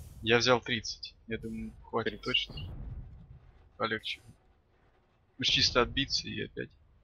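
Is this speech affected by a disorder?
No.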